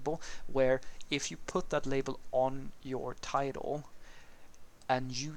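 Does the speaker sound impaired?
No.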